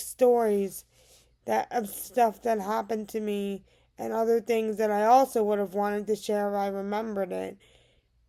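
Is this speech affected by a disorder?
Yes: cerebral palsy; diagnosed around age 2 or 3.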